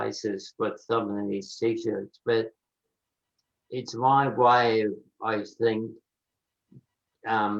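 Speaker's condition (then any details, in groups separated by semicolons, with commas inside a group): Motor neurone disease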